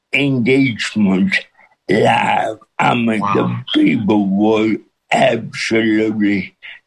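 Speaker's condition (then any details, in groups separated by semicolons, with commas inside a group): Cerebral palsy with speech impediment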